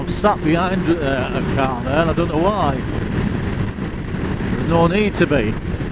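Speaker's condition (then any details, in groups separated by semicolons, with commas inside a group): No condition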